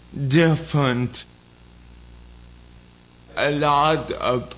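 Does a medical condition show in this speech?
Yes: cerebral palsy; singing voice at church years ago described by pastor as not the most beautiful.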